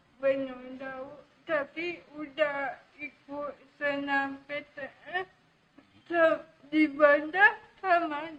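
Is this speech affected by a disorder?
Yes: cerebral palsy.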